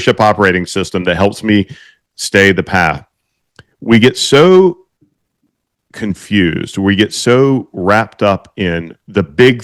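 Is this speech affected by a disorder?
No.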